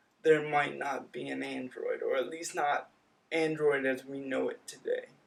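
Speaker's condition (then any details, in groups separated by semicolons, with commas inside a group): Cerebral palsy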